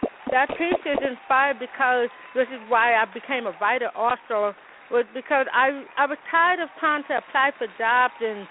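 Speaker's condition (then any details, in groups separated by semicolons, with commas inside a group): Hearing loss with speech impediment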